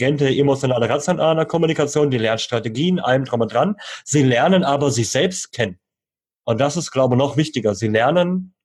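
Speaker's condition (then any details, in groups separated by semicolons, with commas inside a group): Cleft lip and palate, cleft lip, jaw and palate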